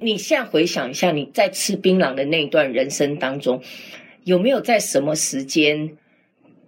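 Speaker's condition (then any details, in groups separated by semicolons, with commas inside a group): No condition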